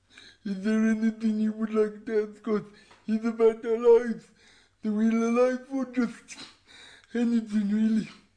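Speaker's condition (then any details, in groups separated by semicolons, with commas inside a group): Cerebral palsy; born 12 weeks premature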